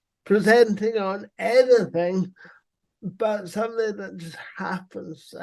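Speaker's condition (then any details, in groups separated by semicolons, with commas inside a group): Cerebral palsy; walking always difficult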